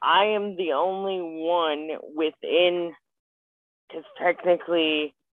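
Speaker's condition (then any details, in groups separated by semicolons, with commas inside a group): Spastic quadriplegic cerebral palsy; age 27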